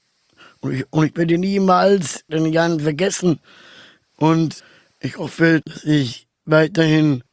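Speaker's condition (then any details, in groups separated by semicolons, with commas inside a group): Down syndrome; trisomy 21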